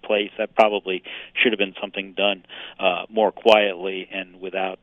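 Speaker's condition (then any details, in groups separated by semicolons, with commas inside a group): No condition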